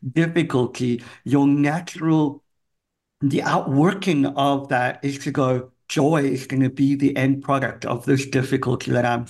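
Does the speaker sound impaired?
Yes: cleft palate; congenital.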